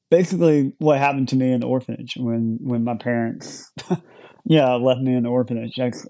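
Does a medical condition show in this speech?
Yes: cleft lip and palate; congenital cleft lip and palate, large hole in mouth at birth, born in Ukraine, attributed to birthplace location.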